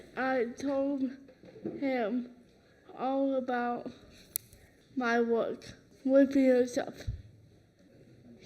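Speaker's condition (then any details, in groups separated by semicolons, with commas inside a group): Cerebral palsy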